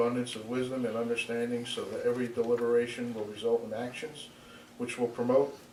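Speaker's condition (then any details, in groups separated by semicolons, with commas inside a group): No condition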